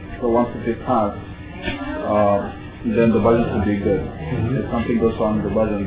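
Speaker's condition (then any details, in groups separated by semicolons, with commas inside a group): No condition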